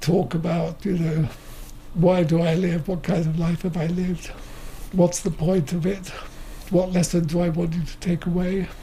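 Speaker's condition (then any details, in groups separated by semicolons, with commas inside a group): Motor neuron disease; wheelchair user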